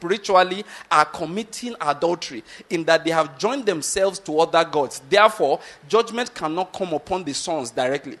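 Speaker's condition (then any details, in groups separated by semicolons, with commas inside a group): No condition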